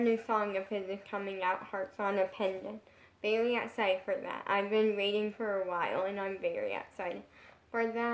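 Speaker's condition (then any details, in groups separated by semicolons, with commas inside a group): Brain injury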